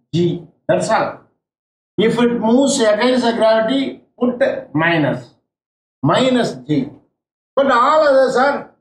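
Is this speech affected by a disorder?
No.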